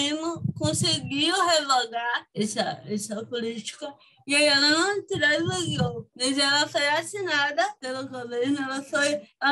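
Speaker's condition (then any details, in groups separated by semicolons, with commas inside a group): Cerebral palsy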